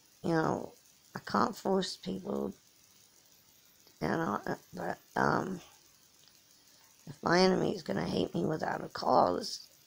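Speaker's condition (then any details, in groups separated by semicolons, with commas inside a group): Cerebral palsy; from birth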